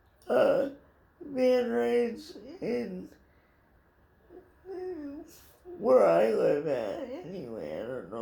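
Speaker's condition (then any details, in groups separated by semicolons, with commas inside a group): Cerebral palsy; dystonia in hands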